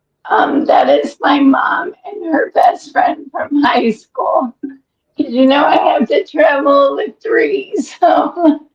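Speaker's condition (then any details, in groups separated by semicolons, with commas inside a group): ALS; breathless after exertion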